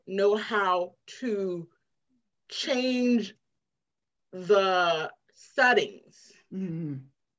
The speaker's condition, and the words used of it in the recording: Aphasia. What types of things does constant therapy have for people who are like me and Pat and all of us that, you know, that aphasia's still there